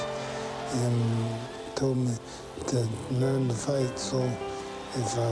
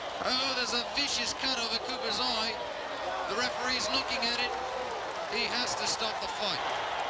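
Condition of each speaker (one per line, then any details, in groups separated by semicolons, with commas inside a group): Parkinson's syndrome; no weakness, no tremor, mild; sometimes slurred speech
No condition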